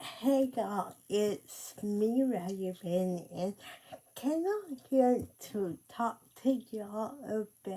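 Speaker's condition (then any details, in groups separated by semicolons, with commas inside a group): Cerebral palsy; speech affected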